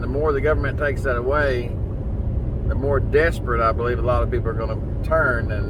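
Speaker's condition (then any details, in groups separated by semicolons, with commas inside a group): No condition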